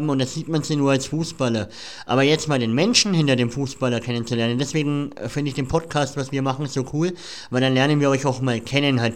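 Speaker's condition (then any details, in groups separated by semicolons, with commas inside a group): Cleft palate; cleft palate present since childhood, speech impediment; voice may audibly show the cleft, says by the norm listeners would find podcasting unlistenable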